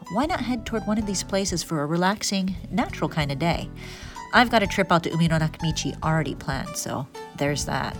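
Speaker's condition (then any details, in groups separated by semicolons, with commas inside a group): No condition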